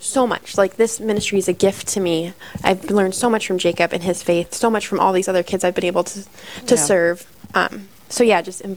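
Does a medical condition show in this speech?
No.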